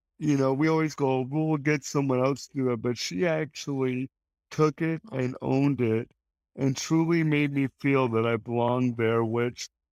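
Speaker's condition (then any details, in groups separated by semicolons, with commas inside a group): Cerebral palsy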